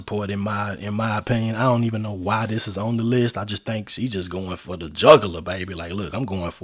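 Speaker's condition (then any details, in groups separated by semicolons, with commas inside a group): No condition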